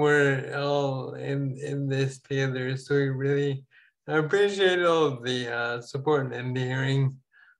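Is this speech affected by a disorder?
Yes: ataxia; falls.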